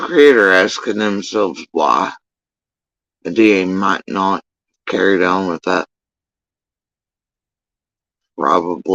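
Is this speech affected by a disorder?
Yes: facial paralysis after surgery; tongue.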